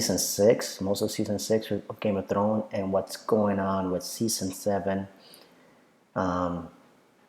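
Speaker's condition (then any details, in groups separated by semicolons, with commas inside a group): No condition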